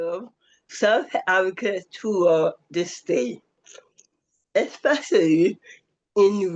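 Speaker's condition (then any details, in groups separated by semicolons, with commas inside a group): Cerebral palsy; affects voice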